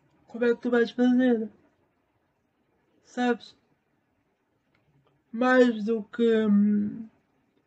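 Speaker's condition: Spastic cerebral palsy; spastic motor type

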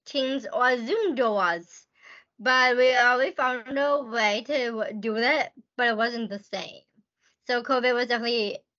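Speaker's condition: Down syndrome

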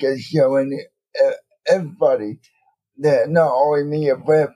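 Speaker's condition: Cerebral palsy; cerebral palsy since birth, spastic quadriplegia, motorized wheelchair

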